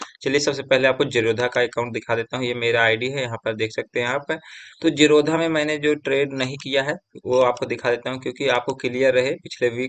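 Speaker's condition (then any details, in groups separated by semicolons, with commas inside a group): No condition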